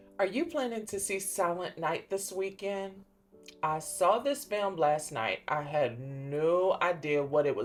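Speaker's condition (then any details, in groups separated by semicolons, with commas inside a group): No condition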